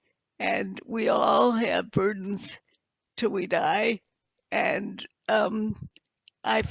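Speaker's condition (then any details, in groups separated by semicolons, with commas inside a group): Multiple sclerosis; considerably progressed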